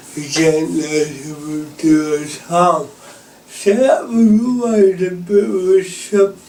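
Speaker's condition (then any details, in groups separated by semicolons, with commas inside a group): Cerebral palsy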